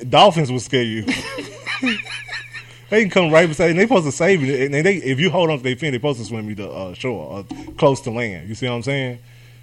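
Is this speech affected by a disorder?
No.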